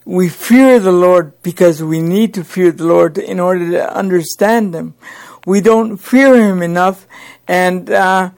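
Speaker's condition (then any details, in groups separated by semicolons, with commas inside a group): Cerebral palsy; present from birth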